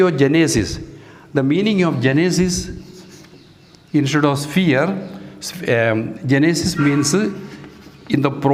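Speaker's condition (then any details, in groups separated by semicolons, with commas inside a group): No condition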